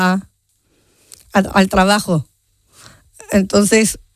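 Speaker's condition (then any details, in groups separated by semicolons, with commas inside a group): Down syndrome; about 30 years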